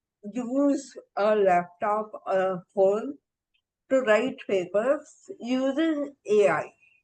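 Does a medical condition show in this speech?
Yes: encephalitis.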